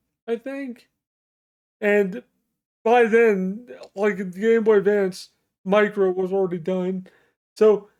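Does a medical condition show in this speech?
Yes: cerebral palsy.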